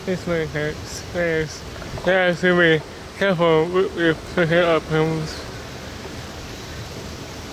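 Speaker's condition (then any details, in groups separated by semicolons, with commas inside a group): Cerebral palsy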